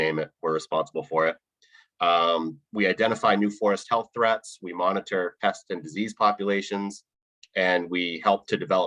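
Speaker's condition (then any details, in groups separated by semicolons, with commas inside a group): No condition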